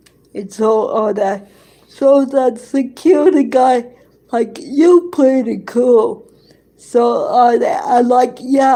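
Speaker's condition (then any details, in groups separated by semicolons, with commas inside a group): Cerebral palsy; present from birth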